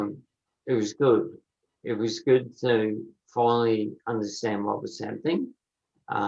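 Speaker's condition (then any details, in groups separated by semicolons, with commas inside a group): Motor neurone disease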